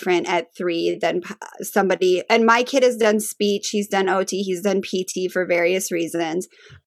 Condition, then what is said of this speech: No condition.